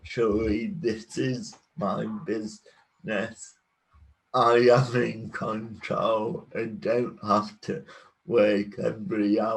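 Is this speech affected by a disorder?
Yes: cerebral palsy.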